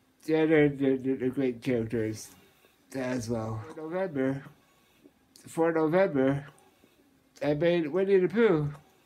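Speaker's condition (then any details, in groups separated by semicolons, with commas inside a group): Muscular dystrophy, Duchenne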